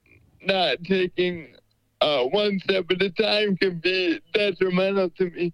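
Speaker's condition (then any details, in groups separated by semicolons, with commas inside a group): Cerebral palsy; diagnosed in early infancy after neonatal care, uses wheelchair, limited wheelchair mobility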